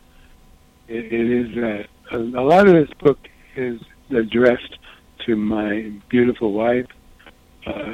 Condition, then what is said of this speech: Parkinson's disease. And then I would think I went to other, specifically Parkinson doctors, and discovered, yes, indeed, and that my throat is getting closed up.